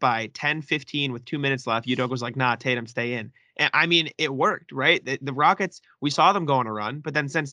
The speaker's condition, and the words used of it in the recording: None; typical speech.